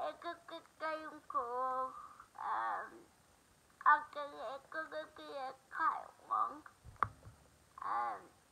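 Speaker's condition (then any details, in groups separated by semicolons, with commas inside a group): Cerebral palsy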